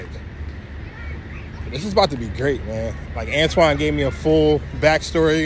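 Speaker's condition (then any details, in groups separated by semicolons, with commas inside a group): No condition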